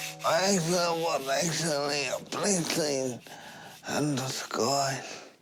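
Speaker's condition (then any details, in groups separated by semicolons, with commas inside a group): Brain injury; long rehab to regain talking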